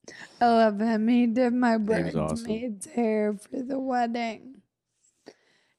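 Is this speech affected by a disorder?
Yes: Friedreich's ataxia; wheelchair user, gets around and functions independently, partner Matt makes daily life easier; symptoms vary day to day.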